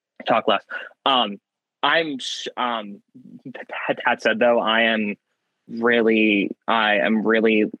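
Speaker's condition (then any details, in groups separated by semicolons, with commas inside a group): Stutter; onset about first grade, brief remission, returned late second grade after trauma, genetic, father stuttered; weekly speech therapy since second grade, worst in middle school, now much improved, better when confident; visible facial effort, stuck on words, own name hard, worse under stress, first impressions, phone calls; prolonged sounds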